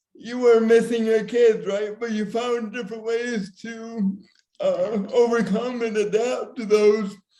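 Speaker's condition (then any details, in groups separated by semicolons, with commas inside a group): Cerebral palsy, severe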